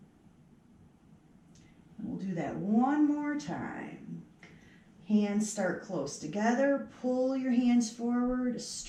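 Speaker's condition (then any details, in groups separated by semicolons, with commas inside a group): No condition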